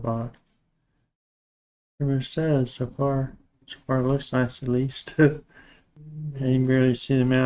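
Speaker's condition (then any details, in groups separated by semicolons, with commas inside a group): Parkinson's disease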